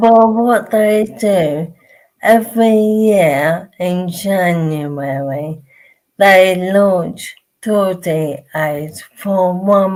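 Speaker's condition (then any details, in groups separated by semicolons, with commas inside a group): Motor neurone disease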